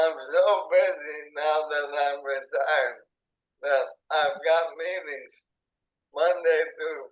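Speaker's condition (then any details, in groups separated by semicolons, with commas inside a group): ALS; onset in hands and arms, tracheostomy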